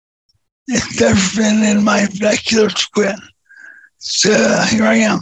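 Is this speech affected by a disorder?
Yes: neurofibromatosis type 2; genetic nerve tumors since 2011-2012, deaf one ear, hearing and vision loss, two prior brain surgeries; voice shot from brain stem tumor, surgery hoped to improve voice and hearing.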